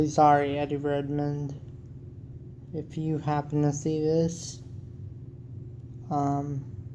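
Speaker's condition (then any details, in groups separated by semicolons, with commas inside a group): Cerebral palsy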